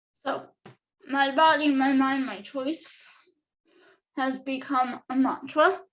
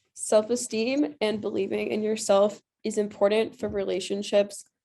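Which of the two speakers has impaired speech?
The first: cerebral palsy; cerebral palsy, uses patient lift for transfers; audible breath support sounds, may resemble crying.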